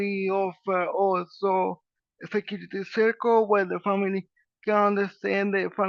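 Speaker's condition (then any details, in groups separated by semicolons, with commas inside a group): Cerebral palsy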